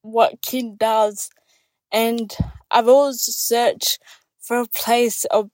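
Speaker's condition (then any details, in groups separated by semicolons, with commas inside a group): Cerebral palsy; attends therapy office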